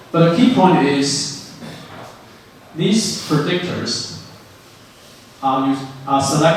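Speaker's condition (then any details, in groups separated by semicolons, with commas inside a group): No condition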